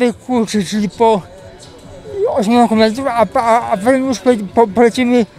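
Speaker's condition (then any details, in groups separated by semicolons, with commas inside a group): Cerebral palsy; childhood onset, limited movement, uses three-wheeled trike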